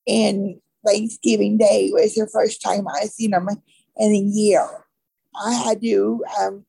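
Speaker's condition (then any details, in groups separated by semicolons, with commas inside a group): Cerebral palsy; from birth, birth defect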